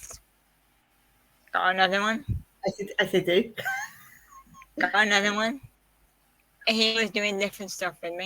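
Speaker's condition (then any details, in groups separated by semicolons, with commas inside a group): Quadriplegic cerebral palsy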